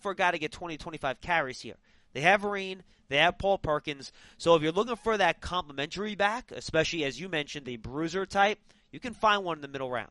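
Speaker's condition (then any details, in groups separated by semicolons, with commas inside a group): No condition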